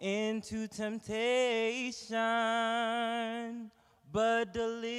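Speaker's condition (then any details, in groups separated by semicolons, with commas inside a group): No condition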